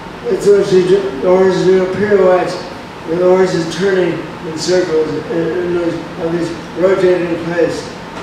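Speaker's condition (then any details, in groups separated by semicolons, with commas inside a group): Brain injury; severe, occupational therapy after hospitalization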